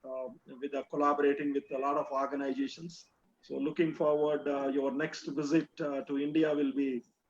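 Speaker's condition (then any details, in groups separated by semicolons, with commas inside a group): No condition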